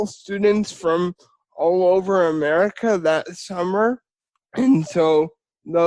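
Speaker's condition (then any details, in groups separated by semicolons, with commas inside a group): Spastic cerebral palsy; spastic form, quadriplegia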